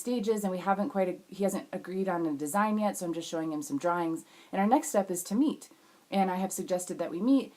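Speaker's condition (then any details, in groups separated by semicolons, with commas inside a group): No condition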